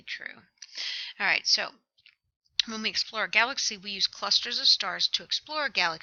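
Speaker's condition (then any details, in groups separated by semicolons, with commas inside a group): No condition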